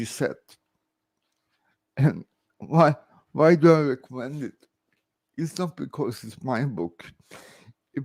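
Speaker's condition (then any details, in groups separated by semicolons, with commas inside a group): Cerebral palsy, severe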